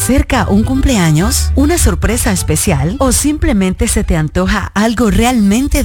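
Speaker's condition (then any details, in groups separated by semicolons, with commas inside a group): No condition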